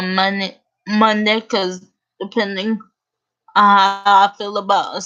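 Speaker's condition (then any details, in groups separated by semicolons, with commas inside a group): Cerebral palsy; uses a wheelchair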